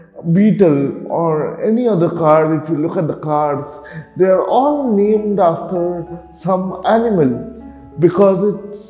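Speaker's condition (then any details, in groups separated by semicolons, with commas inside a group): Cerebral palsy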